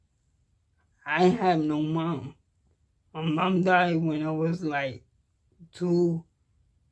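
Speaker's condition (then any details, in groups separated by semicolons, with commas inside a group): Cerebral palsy; cannot walk, uses wheelchair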